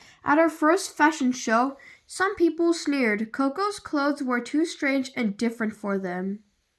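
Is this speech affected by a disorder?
No.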